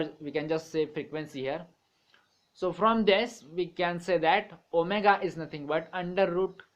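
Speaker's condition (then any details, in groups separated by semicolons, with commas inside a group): No condition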